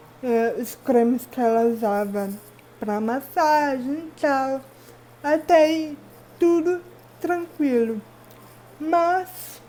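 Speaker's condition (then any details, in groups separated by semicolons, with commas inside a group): Cerebral palsy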